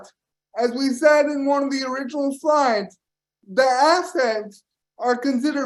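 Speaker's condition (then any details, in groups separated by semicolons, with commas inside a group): Cerebral palsy; power wheelchair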